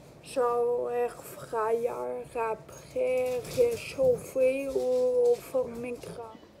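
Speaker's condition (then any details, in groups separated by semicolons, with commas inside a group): Ataxia; degenerative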